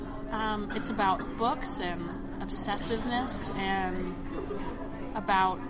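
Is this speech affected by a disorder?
No.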